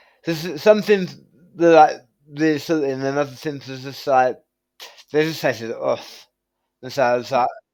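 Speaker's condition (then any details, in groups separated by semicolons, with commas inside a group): Tongue cancer surgery; right-side tongue surgery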